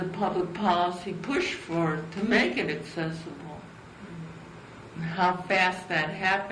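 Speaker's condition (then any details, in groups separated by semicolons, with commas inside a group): Cerebral palsy; from birth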